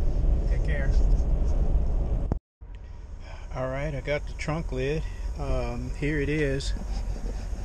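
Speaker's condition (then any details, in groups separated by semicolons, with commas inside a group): No condition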